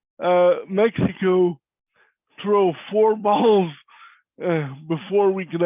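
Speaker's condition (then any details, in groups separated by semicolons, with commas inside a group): Cerebral palsy; voice is different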